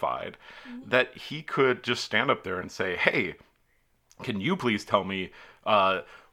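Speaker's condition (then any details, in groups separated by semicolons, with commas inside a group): No condition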